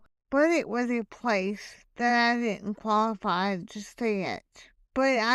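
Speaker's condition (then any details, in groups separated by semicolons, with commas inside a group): Hemiplegic cerebral palsy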